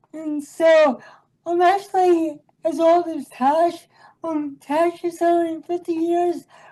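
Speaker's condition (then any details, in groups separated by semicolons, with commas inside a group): Cerebral palsy; from birth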